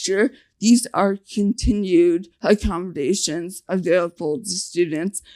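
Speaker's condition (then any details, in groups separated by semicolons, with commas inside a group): Facial paralysis (nf2-swn)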